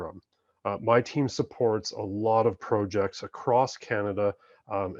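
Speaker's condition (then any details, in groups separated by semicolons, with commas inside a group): No condition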